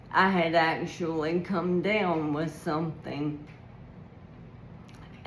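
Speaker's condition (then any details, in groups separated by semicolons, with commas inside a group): ALS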